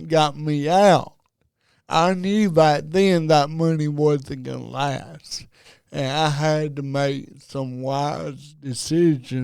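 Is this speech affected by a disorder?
Yes: cerebral palsy; diagnosed at about age two.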